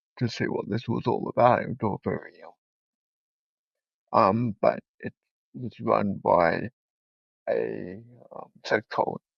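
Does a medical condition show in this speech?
Yes: cerebral palsy.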